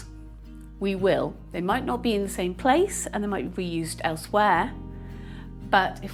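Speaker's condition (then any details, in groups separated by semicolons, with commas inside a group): No condition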